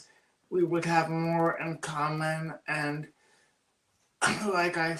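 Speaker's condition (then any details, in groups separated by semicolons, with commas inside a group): Cerebral palsy; oxygen loss at birth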